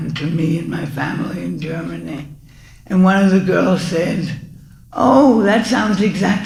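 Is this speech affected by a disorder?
Yes: Parkinson's.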